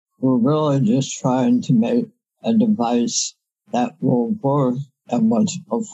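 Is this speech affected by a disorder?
Yes: head and neck cancer surgery; five-time head and neck cancer, about 3 years intense treatment, radiation, years of toxic chemotherapy.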